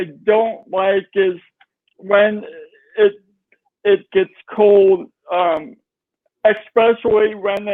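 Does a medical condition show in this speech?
Yes: cerebral palsy; nonverbal at age 3, speech therapy.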